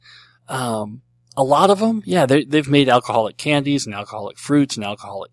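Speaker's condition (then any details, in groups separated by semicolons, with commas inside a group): Cleft lip and palate; treated as a baby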